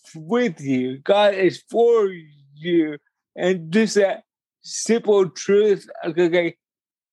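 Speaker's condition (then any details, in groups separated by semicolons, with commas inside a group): Cerebral palsy; talks slower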